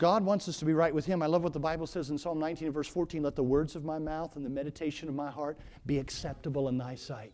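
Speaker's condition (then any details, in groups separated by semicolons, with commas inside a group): No condition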